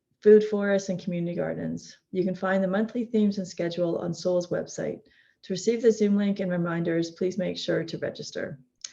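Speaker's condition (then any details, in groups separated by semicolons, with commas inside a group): No condition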